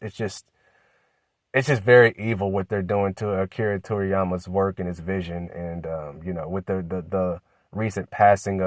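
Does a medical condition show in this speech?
No.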